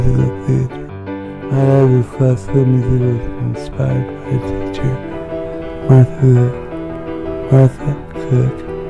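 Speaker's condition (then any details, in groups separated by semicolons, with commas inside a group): Parkinson's disease; early onset, deep brain stimulation in thalamus, two brain surgeries; about 27 years since onset, tremors eliminated by surgery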